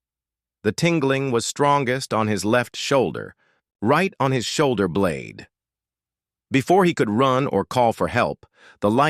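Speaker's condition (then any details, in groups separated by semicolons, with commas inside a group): No condition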